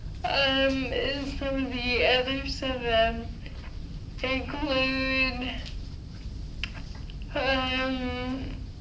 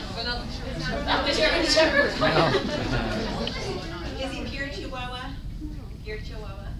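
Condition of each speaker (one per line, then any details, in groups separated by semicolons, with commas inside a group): Dysarthria; ataxic dysarthria from Friedreich's ataxia, hereditary, scoliosis, back brace; diagnosed at 13, uses wheelchair, speech program 3 years; slurred speech, worse loud, variable days, pauses to breathe
No condition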